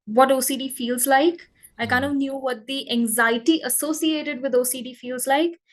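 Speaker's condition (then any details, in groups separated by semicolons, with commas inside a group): No condition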